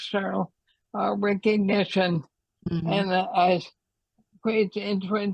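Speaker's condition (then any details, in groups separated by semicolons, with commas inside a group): ALS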